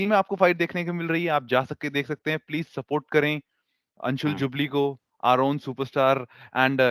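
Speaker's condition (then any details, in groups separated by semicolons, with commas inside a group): No condition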